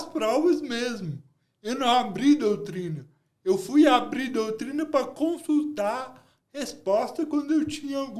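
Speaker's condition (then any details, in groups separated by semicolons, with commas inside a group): Cerebral palsy; low brain oxygen at birth, delayed delivery; over 40 years since onset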